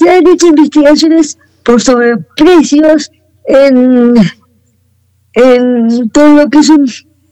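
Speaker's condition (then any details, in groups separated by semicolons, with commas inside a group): Cerebral palsy; wheelchair user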